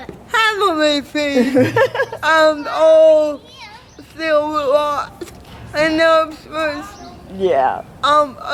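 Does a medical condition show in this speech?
Yes: cerebral palsy.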